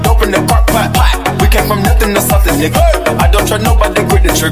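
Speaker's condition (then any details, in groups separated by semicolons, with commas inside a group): No condition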